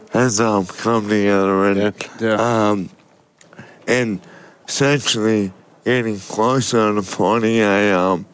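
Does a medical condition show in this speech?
Yes: motor neurone disease; sporadic motor neurone disease, deteriorating quickly; treated in Spain, exploring Melbourne TPS neuromodulation, nanocrystallized gold from Salt Lake US.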